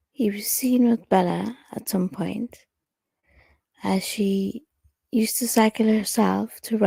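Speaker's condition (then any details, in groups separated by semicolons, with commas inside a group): No condition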